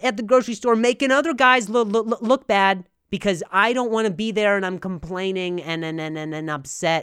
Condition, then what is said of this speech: Stuttering. You care about the about the quality of my voice, which is also not good.